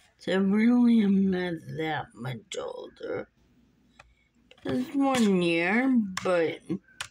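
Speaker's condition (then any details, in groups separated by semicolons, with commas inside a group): Muscular dystrophy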